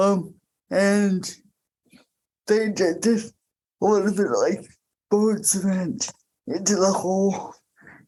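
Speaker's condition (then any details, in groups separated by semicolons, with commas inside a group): Cerebral palsy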